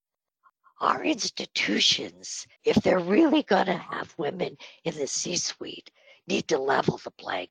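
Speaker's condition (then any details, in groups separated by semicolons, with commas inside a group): Spasmodic dysphonia; on Botox treatment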